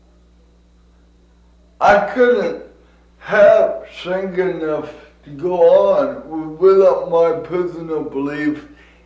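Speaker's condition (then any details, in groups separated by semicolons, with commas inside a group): Cerebral palsy; from birth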